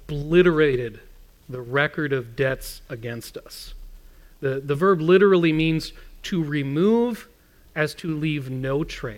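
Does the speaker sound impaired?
No.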